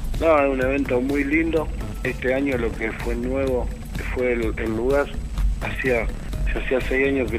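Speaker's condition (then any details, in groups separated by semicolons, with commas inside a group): No condition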